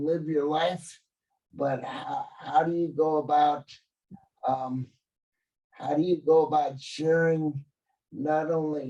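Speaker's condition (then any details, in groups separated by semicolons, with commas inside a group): Cerebral palsy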